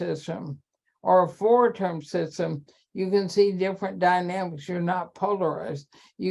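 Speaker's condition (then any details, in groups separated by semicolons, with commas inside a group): ALS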